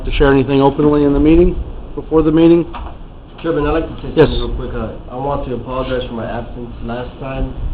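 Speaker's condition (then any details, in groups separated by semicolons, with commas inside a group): No condition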